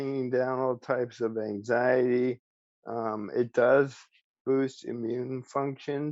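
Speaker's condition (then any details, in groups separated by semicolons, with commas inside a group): ALS; speech still preserved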